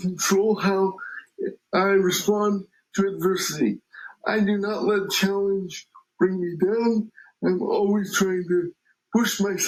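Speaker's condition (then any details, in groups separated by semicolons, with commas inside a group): Cerebral palsy; power wheelchair user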